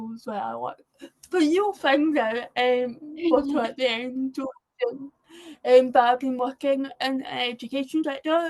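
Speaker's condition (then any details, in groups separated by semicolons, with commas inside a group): Cerebral palsy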